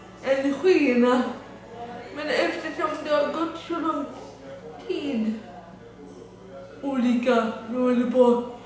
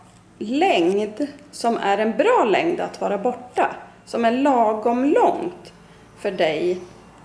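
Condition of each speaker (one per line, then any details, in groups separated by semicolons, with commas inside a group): Dyskinetic cerebral palsy; dyskinetic form, severe; mild speech difficulties, sometimes interfere with talking
No condition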